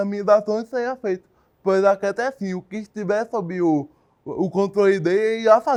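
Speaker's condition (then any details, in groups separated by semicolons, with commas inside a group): Cerebral palsy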